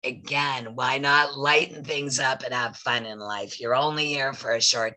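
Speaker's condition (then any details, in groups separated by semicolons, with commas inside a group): Voice loss after throat polyp; working with vocal coach to regain voice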